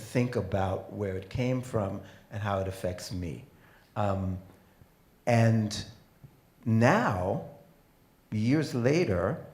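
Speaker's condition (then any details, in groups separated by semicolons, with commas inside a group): No condition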